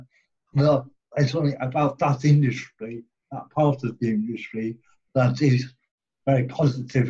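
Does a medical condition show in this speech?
Yes: cerebral palsy; present from birth.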